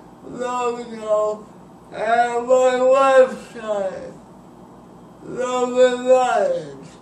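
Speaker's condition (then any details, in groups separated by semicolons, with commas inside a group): Speech impairment after birth surgery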